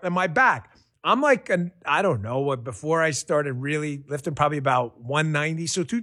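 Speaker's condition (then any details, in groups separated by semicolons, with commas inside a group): No condition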